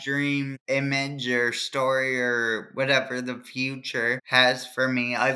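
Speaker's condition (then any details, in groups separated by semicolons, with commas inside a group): Cerebral palsy; trouble remembering multiple tasks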